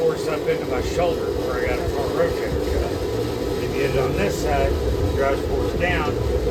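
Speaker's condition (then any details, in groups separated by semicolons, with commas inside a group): No condition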